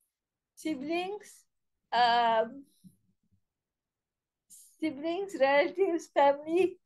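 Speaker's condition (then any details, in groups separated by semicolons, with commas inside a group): Cerebral palsy spastic quadriplegia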